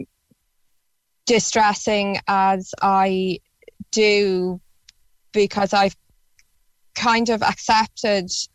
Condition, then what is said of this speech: Stuttering. I don't stutter around my two best friends.